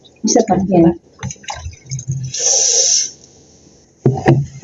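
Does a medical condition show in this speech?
No.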